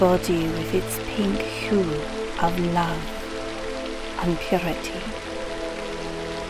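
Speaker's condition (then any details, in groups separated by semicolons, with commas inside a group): No condition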